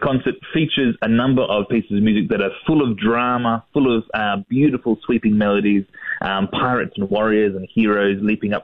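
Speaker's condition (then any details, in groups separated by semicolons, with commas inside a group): No condition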